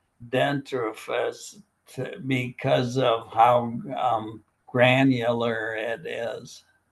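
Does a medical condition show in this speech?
Yes: primary lateral sclerosis, bulbar onset.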